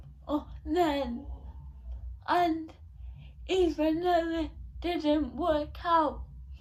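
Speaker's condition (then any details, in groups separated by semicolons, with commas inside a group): Cerebral palsy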